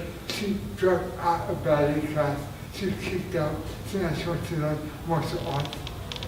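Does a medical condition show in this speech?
Yes: traumatic brain injury; near-fatal injury.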